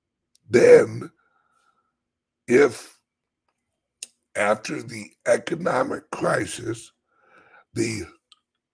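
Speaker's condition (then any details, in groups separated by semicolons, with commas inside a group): Chronic voice problem; throat vibration and clearing returning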